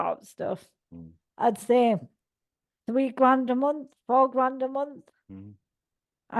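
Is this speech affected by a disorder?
Yes: cerebral palsy; all four limbs.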